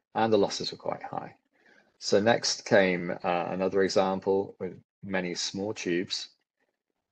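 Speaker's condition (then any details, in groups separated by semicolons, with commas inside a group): No condition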